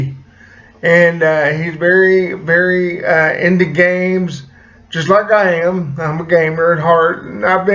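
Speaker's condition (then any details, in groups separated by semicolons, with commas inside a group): Cerebral palsy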